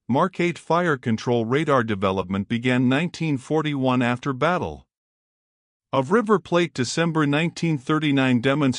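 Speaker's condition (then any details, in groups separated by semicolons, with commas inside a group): No condition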